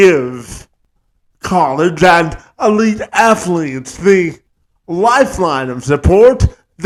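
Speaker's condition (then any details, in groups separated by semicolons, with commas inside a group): Cerebral palsy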